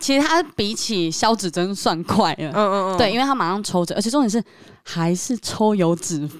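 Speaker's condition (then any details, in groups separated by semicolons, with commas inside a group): Submucous cleft palate; submucous cleft palate since childhood, former underbite, braces, insurance-covered orthognathic surgery advancing upper, retracting lower jaw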